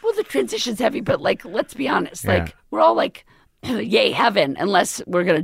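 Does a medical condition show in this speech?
Yes: vocal cord paralysis; permanent left vocal cord paralysis after near-fatal pneumonia, intubation, tracheostomy, feeding tube, over 2 years ago; current voice temporary after recent surgery, swallowing still hard.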